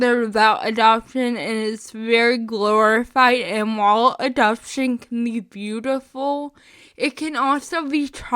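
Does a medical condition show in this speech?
Yes: spastic cerebral palsy, mixed.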